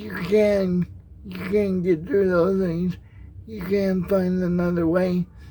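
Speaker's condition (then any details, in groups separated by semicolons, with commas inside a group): Cerebral palsy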